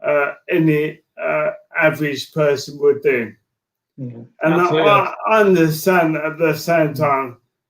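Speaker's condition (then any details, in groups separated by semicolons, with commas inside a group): Motor neurone disease; diagnosed 2.5 years ago, onset 3.5 years ago; slow, slurred speech, early sign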